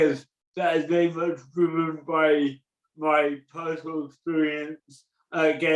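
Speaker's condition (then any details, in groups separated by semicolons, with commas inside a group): Cerebral palsy; present from birth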